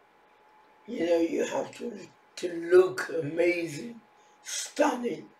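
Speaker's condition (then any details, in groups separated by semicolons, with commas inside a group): Facial palsy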